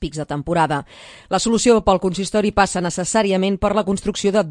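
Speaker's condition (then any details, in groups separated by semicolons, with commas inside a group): No condition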